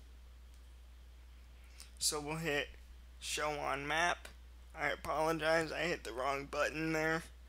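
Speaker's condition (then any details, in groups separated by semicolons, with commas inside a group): Cerebral palsy, mild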